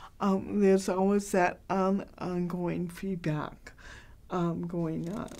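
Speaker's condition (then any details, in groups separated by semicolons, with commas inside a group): Cerebral palsy, mild; hard to understand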